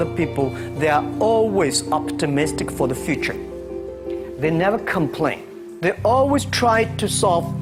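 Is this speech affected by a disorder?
No.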